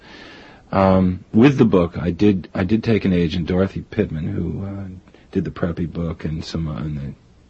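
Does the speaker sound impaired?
No.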